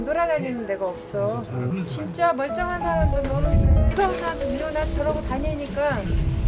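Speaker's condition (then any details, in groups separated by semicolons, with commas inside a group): No condition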